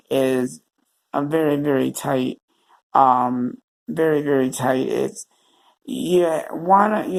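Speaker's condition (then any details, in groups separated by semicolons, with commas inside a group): Cerebral palsy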